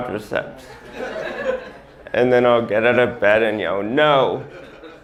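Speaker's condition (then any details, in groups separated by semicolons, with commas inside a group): Mild ataxic cerebral palsy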